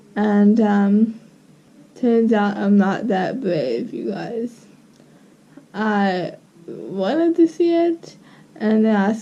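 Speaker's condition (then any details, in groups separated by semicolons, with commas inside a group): Cerebral palsy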